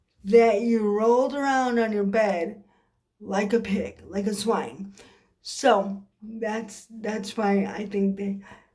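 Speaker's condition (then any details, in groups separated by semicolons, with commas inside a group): Cerebral palsy; occasional swallowing problems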